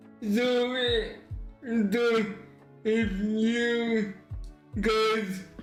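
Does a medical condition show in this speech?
Yes: cerebral palsy.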